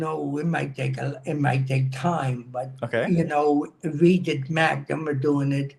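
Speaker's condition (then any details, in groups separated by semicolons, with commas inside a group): Cerebral palsy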